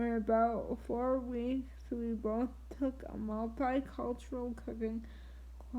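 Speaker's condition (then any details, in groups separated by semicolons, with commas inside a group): Triplegic cerebral palsy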